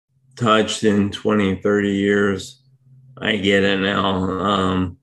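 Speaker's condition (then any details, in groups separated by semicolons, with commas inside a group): ALS; power wheelchair for mobility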